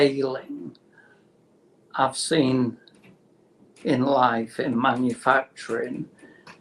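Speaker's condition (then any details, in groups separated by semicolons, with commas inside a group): Motor neurone disease; terminal, no cure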